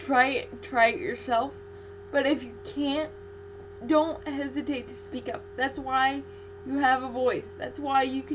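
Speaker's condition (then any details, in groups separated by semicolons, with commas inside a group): Cerebral palsy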